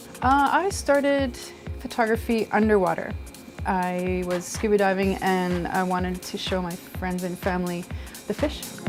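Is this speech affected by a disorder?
No.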